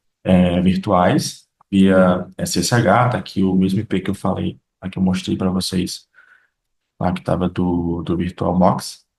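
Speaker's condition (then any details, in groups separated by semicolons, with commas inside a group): No condition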